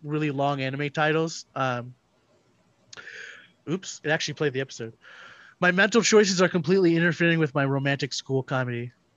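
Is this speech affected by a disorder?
No.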